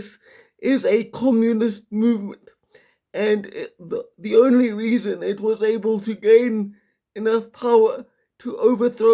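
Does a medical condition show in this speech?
Yes: quadriplegic cerebral palsy.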